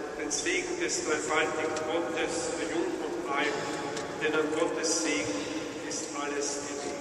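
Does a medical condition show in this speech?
No.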